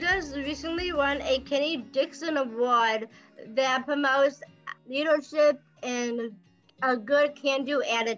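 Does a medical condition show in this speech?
Yes: Down syndrome.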